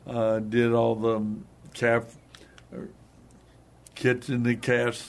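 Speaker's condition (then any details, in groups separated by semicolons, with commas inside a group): Hemorrhagic stroke, hemorrhagic, basal ganglia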